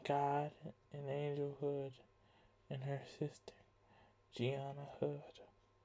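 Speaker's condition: Cerebral palsy; uses wheelchair

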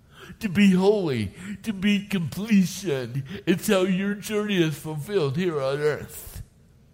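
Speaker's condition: Cerebral palsy; does not talk like typical speaker

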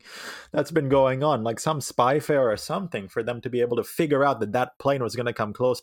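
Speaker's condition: No condition

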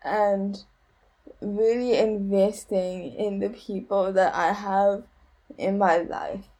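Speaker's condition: Cerebral palsy; age 29

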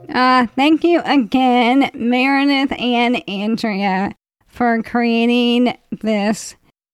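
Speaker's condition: ALS; still talking and advocating about 9 years after onset

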